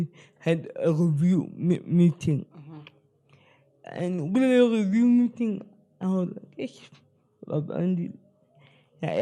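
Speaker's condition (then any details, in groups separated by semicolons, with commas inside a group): Spastic cerebral palsy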